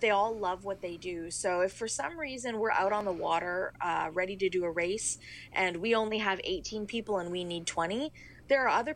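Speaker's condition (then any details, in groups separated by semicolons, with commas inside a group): No condition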